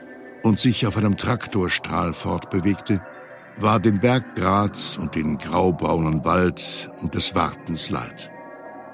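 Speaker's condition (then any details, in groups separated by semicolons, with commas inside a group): No condition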